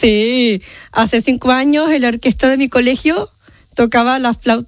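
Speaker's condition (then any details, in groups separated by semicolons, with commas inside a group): Down syndrome; genetic condition; age 30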